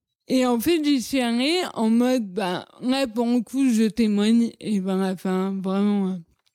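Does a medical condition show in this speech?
Yes: cerebral palsy; childhood speech.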